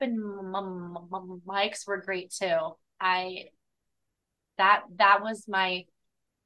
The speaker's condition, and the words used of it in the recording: Stuttering. Yes, I do. And the honest truth is that I feel like once I disclose, I stutter a little bit less.